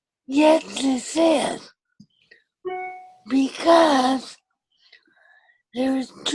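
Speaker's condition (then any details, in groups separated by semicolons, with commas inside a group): Cerebral palsy with ataxia; ataxia, tracheostomy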